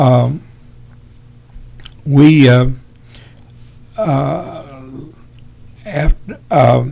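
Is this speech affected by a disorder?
Yes: Parkinson's; tremors as early symptom.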